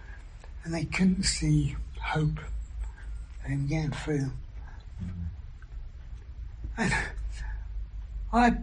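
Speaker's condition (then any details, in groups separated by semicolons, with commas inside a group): Throat cancer surgery, vocal injections; chokes on food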